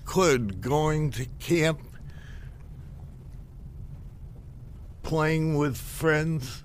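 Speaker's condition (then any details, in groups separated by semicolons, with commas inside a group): Parkinson's disease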